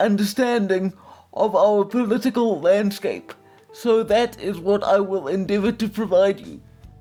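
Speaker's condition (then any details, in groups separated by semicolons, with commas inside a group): Quadriplegic cerebral palsy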